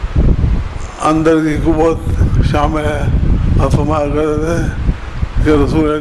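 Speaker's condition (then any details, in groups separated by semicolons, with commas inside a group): Difficulty speaking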